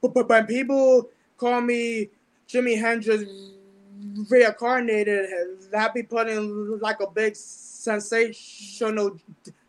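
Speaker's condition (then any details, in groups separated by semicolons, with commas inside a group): Stutter; mild stutter, low speech impediment since about age 10, intellectual learning disability from birth, hears instructions differently; certain words sometimes don't come out; repeated sounds, prolonged sounds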